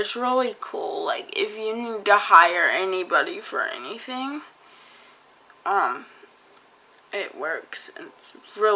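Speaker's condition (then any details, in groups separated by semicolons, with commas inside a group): Cerebral palsy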